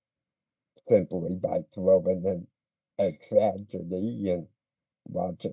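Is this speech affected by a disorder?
Yes: speech impediment; cerebral palsy considered but did not fit.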